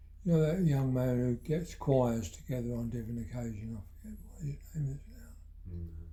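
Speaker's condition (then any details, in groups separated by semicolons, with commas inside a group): Parkinson's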